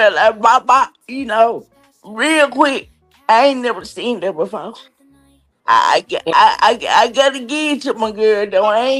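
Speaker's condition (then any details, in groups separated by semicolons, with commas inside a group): Cerebral palsy; recognized around age 3 or 4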